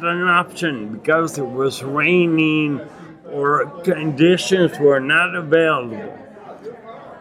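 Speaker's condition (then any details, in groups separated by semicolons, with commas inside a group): Acquired ataxia with dysarthria, acquired; Lance-Adams syndrome; speaking feels like elephant on chest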